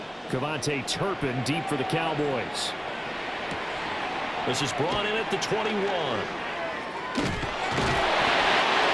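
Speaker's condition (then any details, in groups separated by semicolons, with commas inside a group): No condition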